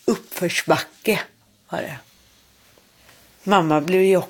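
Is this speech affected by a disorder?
Yes: cerebral palsy; born without heartbeat.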